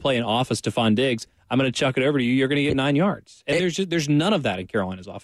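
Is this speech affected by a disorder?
No.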